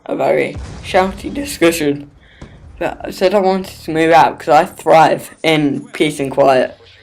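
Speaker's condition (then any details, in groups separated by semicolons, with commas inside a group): Cerebral palsy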